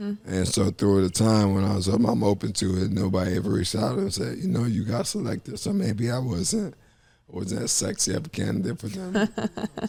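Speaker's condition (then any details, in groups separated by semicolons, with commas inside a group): ALS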